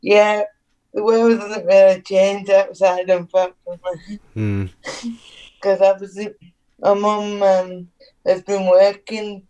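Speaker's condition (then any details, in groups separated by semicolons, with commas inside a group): Cerebral palsy; needs adapted housing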